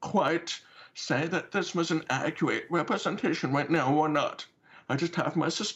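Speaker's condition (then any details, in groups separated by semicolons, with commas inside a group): Deafness with cochlear implant; brown cochlear implant on side of head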